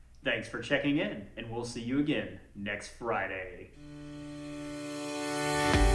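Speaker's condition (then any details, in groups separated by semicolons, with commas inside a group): No condition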